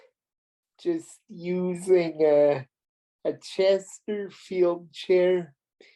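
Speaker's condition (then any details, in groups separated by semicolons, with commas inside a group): Cerebral palsy; premature birth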